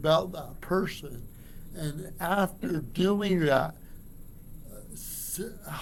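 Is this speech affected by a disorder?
Yes: cerebral palsy; from birth.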